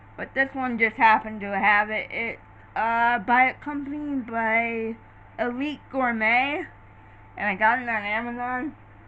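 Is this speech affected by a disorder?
Yes: cerebral palsy.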